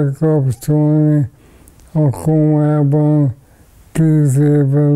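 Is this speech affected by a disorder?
Yes: ALS.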